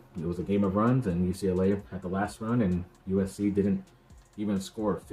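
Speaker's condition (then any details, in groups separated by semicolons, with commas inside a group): No condition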